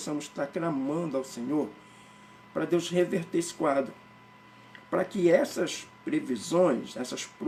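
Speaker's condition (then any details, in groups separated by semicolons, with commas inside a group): No condition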